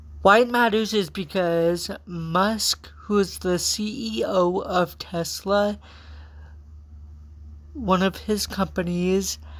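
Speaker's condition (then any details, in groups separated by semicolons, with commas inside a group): Cerebral palsy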